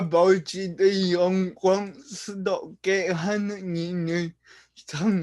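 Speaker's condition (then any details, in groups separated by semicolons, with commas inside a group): Brain lesion disability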